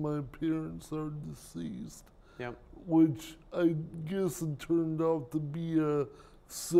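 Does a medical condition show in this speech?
Yes: cerebral palsy; speech impairment.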